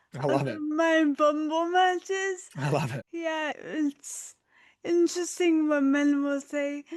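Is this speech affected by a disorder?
Yes: autoimmune disease, spinal cord injury.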